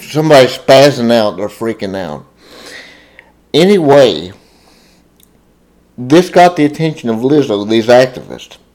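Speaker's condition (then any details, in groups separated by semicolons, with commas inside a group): Cerebral palsy, spastic diplegia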